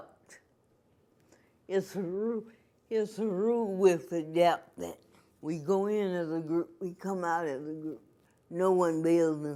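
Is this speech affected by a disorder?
Yes: cerebral palsy; cerebral palsy, from birth.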